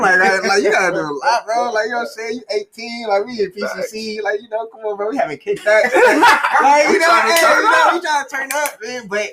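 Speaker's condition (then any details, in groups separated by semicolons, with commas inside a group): No condition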